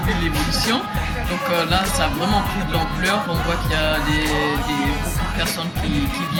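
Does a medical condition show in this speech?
No.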